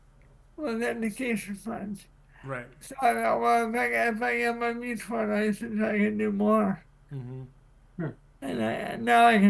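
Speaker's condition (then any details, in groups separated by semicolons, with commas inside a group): Cerebral palsy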